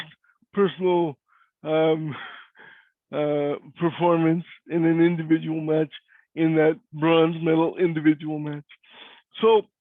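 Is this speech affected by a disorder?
Yes: cerebral palsy; voice is different.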